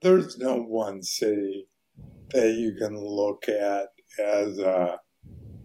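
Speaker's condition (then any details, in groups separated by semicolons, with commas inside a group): ALS; voice very hoarse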